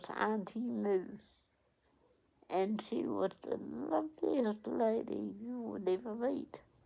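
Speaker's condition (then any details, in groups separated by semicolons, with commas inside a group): Cerebral palsy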